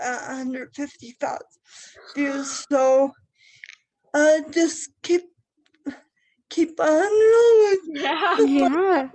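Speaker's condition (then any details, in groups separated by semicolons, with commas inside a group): Cerebral palsy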